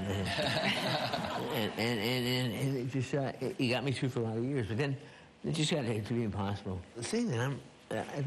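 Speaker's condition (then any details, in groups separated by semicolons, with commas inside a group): Parkinson's disease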